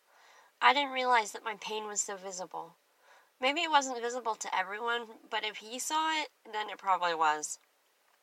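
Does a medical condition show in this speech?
Yes: cleft lip and palate; congenital, past surgeries, wears hearing aids; age 41, no further surgery needed at present, still some days of pain; clear speech.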